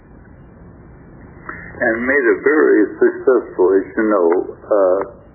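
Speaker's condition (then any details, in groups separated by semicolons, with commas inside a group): Stroke affecting throat muscles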